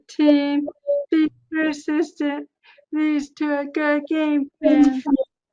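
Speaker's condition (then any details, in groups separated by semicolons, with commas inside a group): Cerebral palsy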